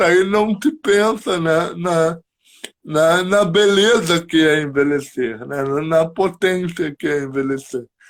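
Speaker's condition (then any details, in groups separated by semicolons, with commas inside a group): Cerebral palsy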